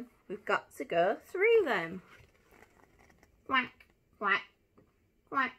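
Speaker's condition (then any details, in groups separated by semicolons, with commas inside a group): No condition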